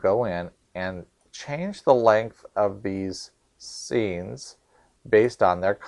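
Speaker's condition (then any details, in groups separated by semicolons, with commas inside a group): No condition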